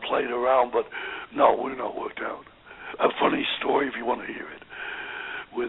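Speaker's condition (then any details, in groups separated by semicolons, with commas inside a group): Voice box damage after neck operation; voice affected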